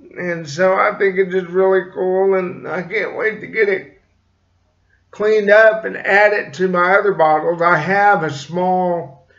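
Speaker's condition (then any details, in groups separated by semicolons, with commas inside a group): Cerebral palsy; slight speech impediment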